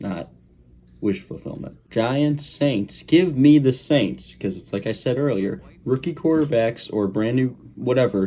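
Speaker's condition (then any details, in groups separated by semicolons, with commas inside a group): No condition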